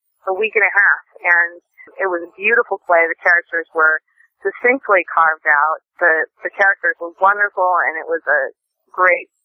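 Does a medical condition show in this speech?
No.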